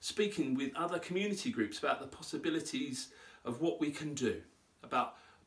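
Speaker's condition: No condition

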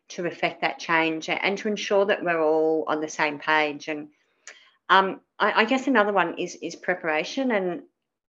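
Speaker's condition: Cleft palate; many surgeries

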